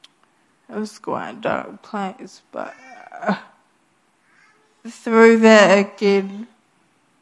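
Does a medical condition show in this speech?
Yes: Friedreich's ataxia; cannot speak if quiet.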